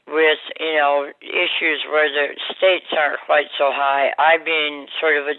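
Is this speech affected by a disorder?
Yes: oral cancer surgery, jaw removal; seven-week radiation stopped speech and eating, radiation may affect vocal cords, Michigan surgeon unsure of voice.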